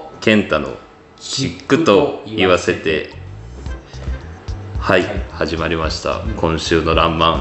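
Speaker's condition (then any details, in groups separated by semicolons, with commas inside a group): No condition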